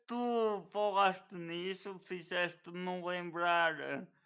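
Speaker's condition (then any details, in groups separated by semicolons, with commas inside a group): Cerebral palsy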